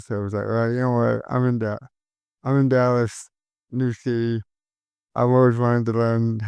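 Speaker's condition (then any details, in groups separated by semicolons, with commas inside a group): Cerebral palsy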